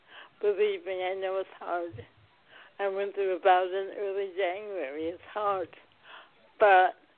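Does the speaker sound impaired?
Yes: cerebral palsy, mild; heart rate dropped at delivery, not breathing at birth, 45 minutes to breathe, delayed motor milestones; neurological motor control disorder, physical not cognitive, diagnosed around age two, walked near two, gait affected; mildly affects speech, physical and occupational therapy from early life.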